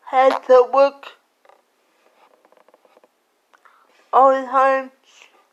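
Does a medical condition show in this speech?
Yes: cerebral palsy; slurred speech.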